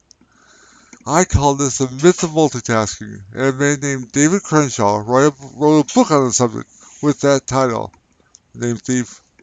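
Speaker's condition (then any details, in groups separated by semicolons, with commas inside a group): Traumatic brain injury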